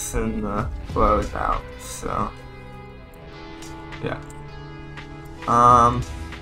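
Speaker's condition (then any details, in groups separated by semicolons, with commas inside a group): Cerebral palsy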